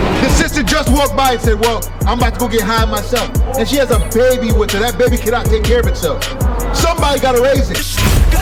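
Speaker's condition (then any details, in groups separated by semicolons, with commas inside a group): No condition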